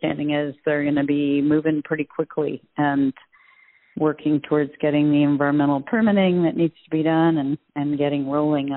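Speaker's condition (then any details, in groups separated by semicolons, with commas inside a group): No condition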